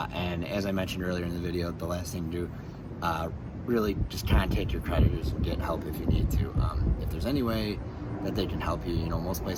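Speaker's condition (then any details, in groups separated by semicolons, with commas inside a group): No condition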